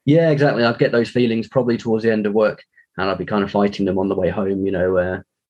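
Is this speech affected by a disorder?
No.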